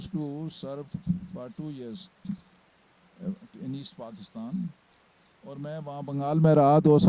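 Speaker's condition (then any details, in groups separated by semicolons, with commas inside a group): No condition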